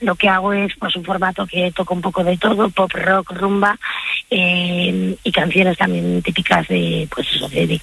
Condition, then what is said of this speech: Vocal nodules. Digo, no, no, es que tengo la voz rota, de verdad.